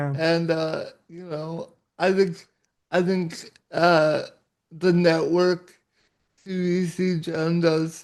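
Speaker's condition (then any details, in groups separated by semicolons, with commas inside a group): Cerebral palsy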